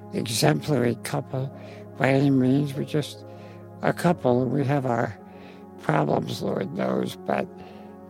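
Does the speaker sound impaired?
Yes: spinal muscular atrophy; congenital genetic neuromuscular, incurable, quadriplegic, full sensation but no muscles, never walked or stood, lifelong wheelchair; progressive, age 56, cannot hold pencil, writes with voice recognition program, drives motorized wheelchair, needs help.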